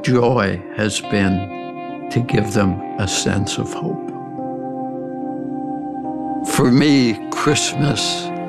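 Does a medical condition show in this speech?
Yes: ALS; progressive ALS, diagnosed over 11 years ago, initial prognosis 2 to 5 years.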